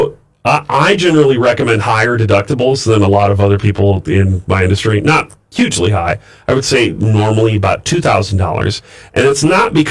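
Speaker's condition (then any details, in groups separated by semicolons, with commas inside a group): No condition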